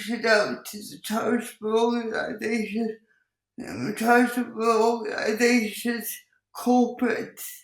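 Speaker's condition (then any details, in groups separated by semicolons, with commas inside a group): Cerebral palsy; involuntary movements, wheelchair user; speech audibly affected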